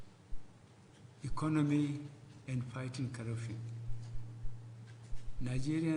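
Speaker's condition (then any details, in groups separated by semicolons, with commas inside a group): No condition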